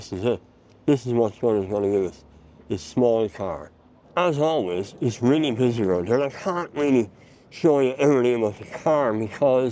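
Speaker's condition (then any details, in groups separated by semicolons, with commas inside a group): Mouth cancer surgery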